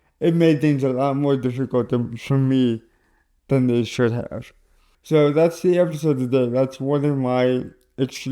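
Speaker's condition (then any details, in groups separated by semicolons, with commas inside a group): Cerebral palsy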